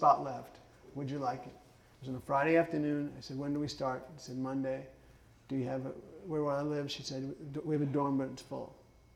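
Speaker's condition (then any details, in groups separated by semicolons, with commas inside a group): Parkinson's; impaired multitasking and judgment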